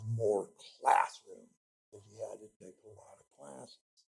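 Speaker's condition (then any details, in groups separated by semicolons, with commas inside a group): Speech impediment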